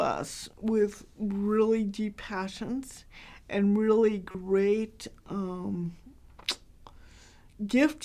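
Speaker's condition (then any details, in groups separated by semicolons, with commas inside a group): Cerebral palsy, mild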